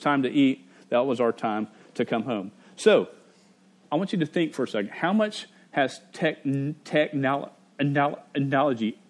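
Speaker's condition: Stutter; stutter since age five, persisting through adulthood; stutters while giving a talk to parents; at times blocks and cannot say own name; repeated sounds, blocks

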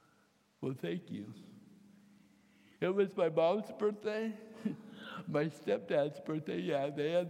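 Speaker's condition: Cerebral palsy, mild; voice hard to understand

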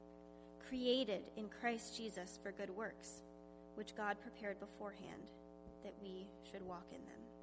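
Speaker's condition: No condition

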